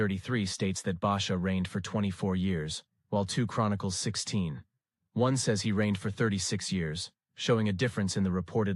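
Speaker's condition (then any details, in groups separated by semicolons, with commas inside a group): No condition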